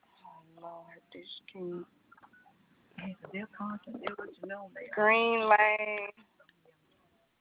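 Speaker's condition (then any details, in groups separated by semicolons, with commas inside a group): No condition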